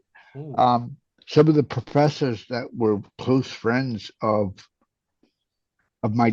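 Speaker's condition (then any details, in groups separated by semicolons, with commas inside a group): Cerebral palsy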